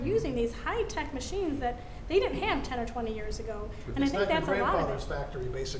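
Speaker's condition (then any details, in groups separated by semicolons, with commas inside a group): No condition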